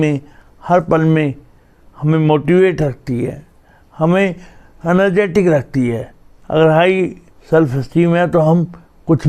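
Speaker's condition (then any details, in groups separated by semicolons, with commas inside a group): Cerebral palsy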